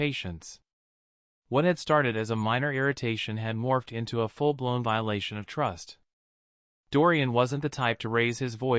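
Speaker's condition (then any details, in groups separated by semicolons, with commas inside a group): No condition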